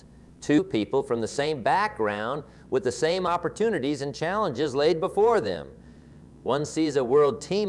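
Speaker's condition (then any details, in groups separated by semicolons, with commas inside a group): No condition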